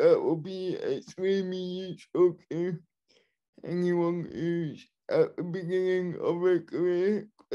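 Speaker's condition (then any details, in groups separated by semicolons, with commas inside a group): Cerebral palsy, spastic and dyskinetic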